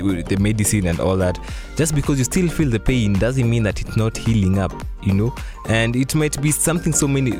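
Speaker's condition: No condition

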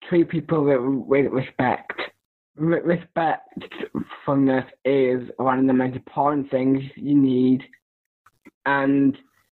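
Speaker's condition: Down syndrome; learning disability

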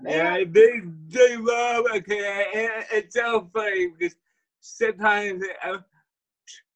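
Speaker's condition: Cerebral palsy; wheelchair user; speech impediment

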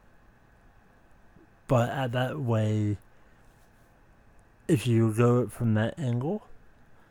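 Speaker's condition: Speech impediment

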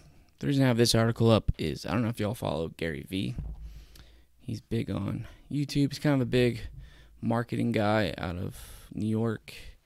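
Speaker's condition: No condition

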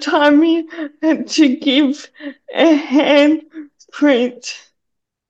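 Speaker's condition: Cerebral palsy; needs hand to hold on steep stairs

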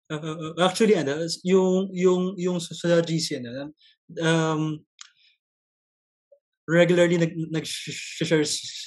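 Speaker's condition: Stuttering; stutter since early childhood, noticed on entering grade school; ongoing stutter, actively coping through Toastmasters public speaking club and speech contests; broken, choppy non-fluent speech, dreads answering strangers like jeepney drivers, public communication affected; repeated sounds, repeated words

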